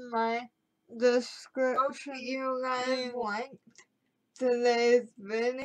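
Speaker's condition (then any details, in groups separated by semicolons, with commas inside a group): Cerebral palsy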